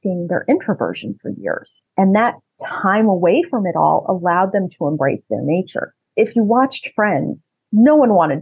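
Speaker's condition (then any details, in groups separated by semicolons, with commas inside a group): No condition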